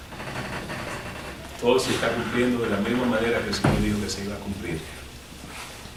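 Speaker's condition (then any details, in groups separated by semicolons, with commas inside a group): No condition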